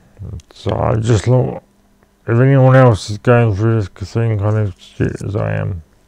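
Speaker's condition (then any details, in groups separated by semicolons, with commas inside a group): Cerebral palsy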